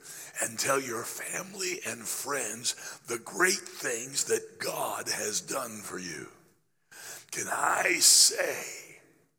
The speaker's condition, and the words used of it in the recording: Throat cancer. So it's way better than it was.